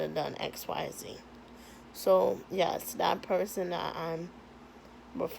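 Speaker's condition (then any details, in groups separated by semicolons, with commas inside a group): Cerebral palsy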